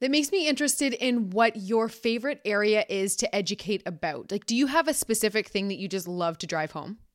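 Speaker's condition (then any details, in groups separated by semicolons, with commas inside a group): No condition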